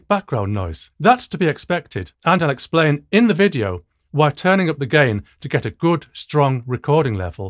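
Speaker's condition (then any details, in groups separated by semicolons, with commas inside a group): No condition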